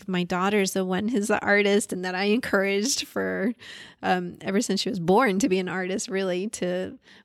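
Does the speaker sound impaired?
No.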